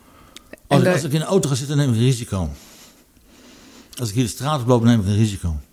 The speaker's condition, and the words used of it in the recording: Parkinson's disease. Ik praat moeilijk, zoals nu misschien wel blijkt.